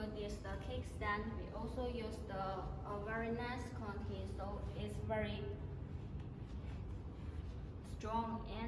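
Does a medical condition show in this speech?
No.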